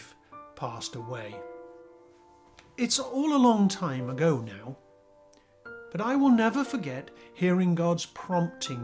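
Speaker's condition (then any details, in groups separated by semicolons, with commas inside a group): No condition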